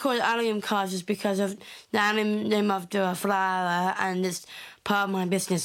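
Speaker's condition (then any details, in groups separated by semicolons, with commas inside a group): Down syndrome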